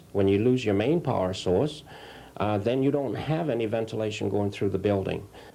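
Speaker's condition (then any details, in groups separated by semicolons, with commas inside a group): No condition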